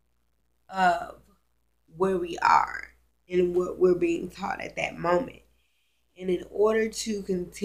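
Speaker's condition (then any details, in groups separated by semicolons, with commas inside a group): Cerebral palsy, spastic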